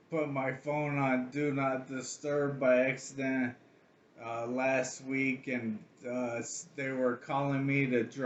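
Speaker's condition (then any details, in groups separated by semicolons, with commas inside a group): ALS; can still talk a little, breathing tests good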